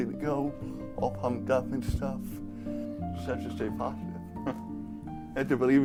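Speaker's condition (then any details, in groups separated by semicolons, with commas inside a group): Cerebral palsy; from birth, motor impairment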